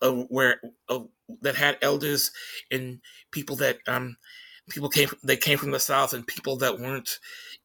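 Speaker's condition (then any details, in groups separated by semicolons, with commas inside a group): Stutter; stuttering during this interview; stuttering during conversation; prolonged sounds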